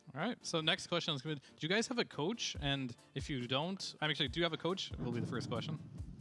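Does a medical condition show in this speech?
No.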